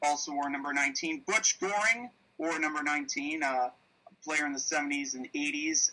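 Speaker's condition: No condition

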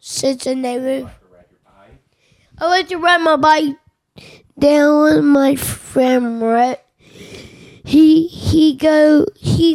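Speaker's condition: Williams syndrome; genetic cause, diagnosed by geneticist after specialist referral, ear tubes placed at Children's Hospital; eight years old, former speech therapist Martha Davis, Bell Center, early physical and occupational therapy

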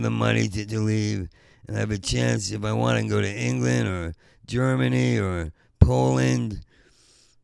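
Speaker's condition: Parkinson's; exhausted

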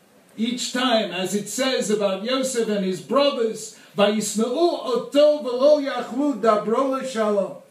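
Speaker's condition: No condition

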